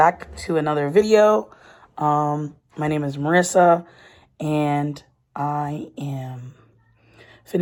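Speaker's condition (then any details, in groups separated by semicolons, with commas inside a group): No condition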